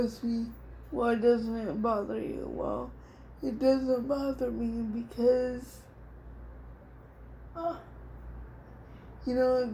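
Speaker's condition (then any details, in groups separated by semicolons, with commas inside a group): Cerebral palsy; from birth, all body parts, dystonia in hands; diagnosed at 6 months, possibly level 4-5, wheelchair, braces; speech somewhat affected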